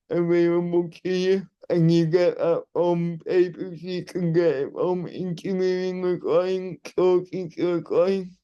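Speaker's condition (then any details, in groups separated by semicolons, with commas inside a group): Cerebral palsy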